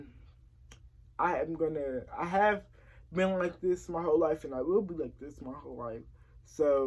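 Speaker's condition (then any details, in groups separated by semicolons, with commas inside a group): Cerebral palsy; since early childhood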